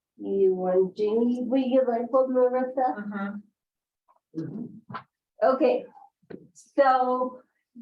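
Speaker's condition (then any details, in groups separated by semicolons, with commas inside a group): Cerebral palsy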